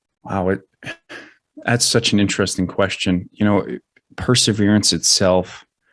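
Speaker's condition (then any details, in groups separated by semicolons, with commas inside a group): No condition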